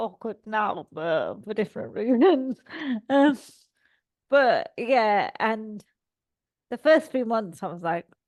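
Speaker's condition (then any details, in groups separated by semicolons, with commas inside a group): Cerebral palsy; all four limbs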